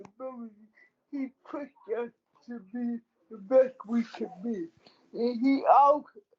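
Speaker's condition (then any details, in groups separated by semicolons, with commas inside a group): Cerebral palsy; speech affected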